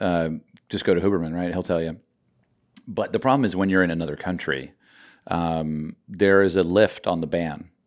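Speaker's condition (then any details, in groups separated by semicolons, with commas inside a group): No condition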